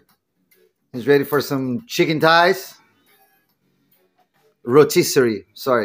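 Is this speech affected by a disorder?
No.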